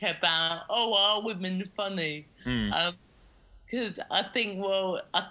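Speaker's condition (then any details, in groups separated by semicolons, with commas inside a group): Cerebral palsy; cerebral palsy since childhood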